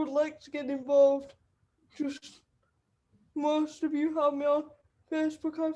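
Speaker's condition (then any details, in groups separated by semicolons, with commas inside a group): Cerebral palsy; wheelchair user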